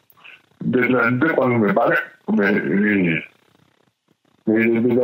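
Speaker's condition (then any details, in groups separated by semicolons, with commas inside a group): Cerebral palsy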